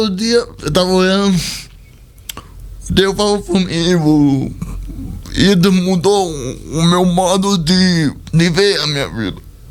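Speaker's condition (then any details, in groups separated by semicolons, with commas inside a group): Cerebral palsy; speech not normal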